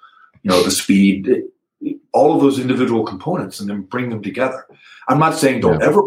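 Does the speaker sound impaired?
No.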